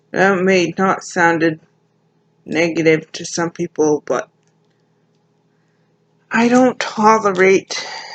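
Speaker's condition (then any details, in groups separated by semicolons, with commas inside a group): Cerebral palsy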